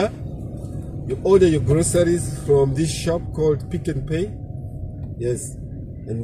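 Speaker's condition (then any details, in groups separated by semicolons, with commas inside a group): No condition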